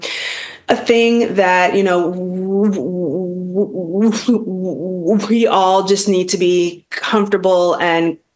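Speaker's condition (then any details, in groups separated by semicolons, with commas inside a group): Stuttering; lifelong stuttering; pursues public speaking to face fear of talking, still stutters, feels vulnerable on podcasts; long-standing fear of talking, past avoidance of carrying conversations, stuttering held back career; repeated sounds, blocks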